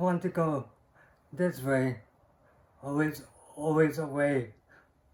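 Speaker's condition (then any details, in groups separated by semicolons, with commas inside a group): Cerebral palsy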